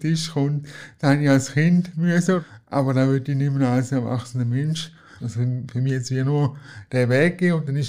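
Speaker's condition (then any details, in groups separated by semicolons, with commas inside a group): Cerebral palsy; wheelchair user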